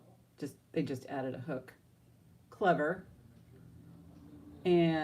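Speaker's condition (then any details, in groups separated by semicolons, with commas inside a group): No condition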